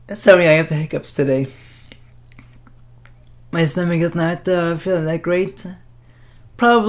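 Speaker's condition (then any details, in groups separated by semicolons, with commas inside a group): Cerebral palsy; speaks fast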